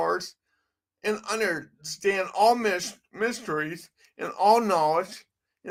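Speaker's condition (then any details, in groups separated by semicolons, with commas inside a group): Cerebral palsy; from birth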